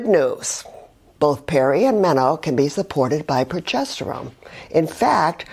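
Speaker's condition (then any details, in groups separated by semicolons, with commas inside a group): No condition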